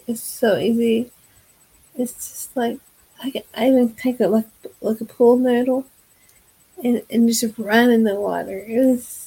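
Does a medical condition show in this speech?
Yes: multiple system atrophy; parkinsonian type (msa-p), first thought Parkinson's, began with tripping over feet, degenerative, no cure, suprapubic catheter; repeated rapid progressions, water therapy helps, autonomic decline in circulation, breathing, bowels, bladder; respiratory system affected, stopped breathing during catheter complication.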